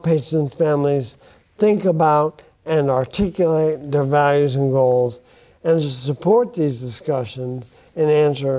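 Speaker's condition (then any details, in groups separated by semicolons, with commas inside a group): Bulbar onset ALS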